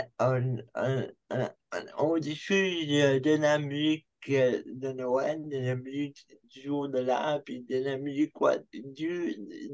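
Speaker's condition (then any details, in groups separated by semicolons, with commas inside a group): Cerebral palsy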